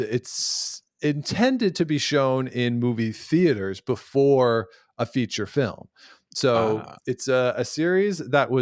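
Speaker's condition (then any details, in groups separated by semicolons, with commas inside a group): No condition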